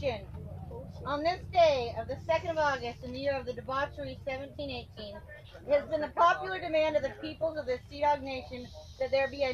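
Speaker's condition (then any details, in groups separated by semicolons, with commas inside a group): No condition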